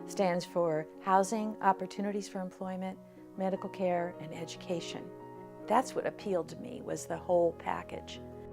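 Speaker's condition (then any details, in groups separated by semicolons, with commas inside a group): No condition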